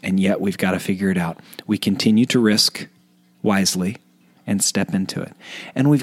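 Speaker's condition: No condition

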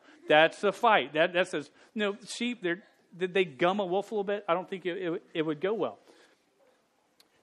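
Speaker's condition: Stutter; stutter since age 5, persisted through teenage years, no successful fix; still stutters, speaking publicly for about 23-24 years; not fully fluent, stuttered on own name as teenager; repeated sounds, repeated words

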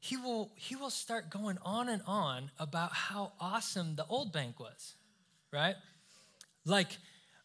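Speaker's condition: No condition

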